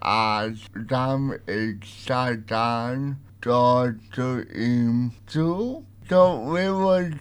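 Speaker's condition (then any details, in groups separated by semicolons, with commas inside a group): Cerebral palsy; partly voiced, partly typed audio on light writer communication device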